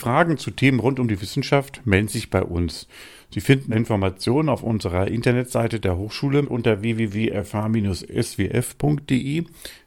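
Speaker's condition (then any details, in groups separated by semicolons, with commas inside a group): No condition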